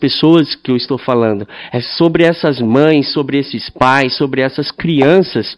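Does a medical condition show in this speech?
Yes: cleft lip and palate; treated from childhood as USP patient at rehabilitation hospital in Bauru.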